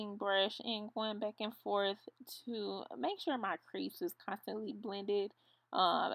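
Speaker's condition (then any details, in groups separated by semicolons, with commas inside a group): No condition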